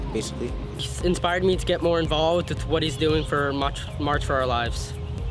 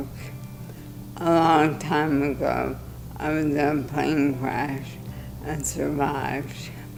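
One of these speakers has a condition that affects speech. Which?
The second: ALS; 57 years old, adjustable bed, no power wheelchair; breathing machine.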